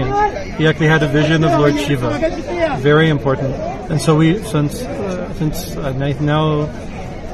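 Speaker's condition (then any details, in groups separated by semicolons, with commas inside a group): No condition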